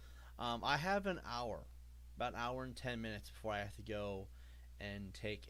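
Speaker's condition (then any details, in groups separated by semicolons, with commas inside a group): No condition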